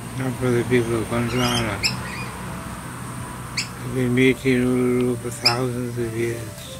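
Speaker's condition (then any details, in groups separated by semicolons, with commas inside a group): Slurred speech from poisoning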